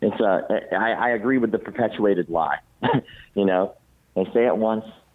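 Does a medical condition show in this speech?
Yes: cleft palate; congenital.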